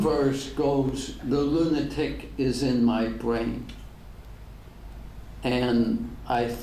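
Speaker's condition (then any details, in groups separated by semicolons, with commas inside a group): ALS; degenerative; diagnosed ten years ago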